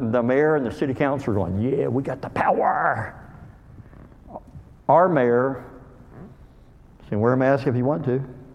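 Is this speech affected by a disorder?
Yes: cleft lip and palate; called hair lip; speech hard for others to understand in youth.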